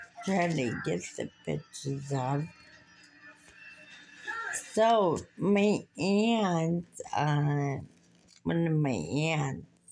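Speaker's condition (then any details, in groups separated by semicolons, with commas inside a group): Muscular dystrophy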